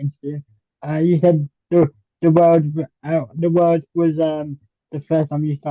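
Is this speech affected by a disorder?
Yes: cerebral palsy.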